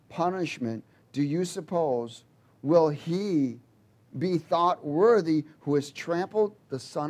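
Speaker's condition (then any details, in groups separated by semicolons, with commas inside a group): No condition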